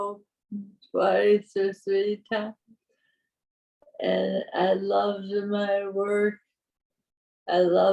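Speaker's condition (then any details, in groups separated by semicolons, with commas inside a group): Parkinson's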